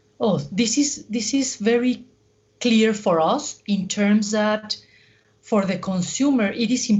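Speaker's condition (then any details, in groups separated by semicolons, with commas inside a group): No condition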